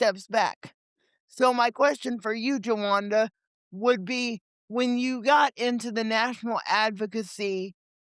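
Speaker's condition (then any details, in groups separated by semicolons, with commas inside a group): Cerebral palsy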